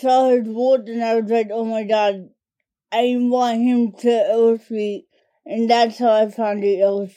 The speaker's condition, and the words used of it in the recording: Cerebral palsy. She was diagnosed as a toddler with cerebral palsy, which primarily affects her speech and fine motor skills.